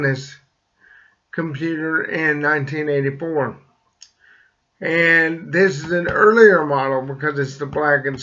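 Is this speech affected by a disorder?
Yes: cerebral palsy; slight speech impediment.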